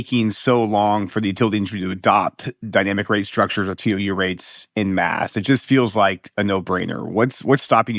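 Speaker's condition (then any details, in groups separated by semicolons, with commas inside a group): No condition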